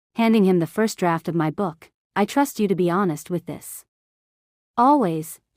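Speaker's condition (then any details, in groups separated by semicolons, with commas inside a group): No condition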